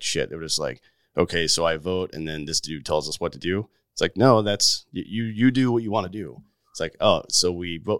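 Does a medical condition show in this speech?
No.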